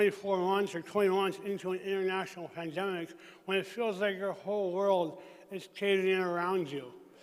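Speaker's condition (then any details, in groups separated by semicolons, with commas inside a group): Traumatic brain injury; emergency tracheotomy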